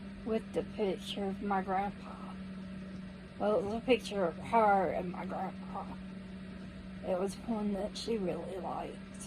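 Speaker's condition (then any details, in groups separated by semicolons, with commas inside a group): Cerebral palsy; needs crutches to walk, no teeth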